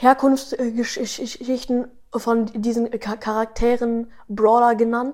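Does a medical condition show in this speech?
Yes: stuttering; 12-year-old boy; stutters a lot in this conversation, especially when talking about stuttering; no stuttering when singing, stutters rapping without melody, little in own podcast when in flow, fast rate, better slower; here repeated sounds, prolonged sounds.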